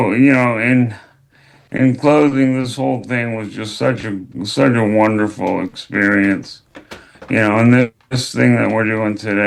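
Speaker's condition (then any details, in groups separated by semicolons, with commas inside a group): ALS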